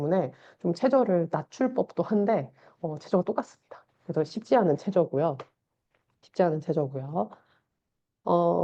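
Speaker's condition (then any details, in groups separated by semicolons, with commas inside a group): No condition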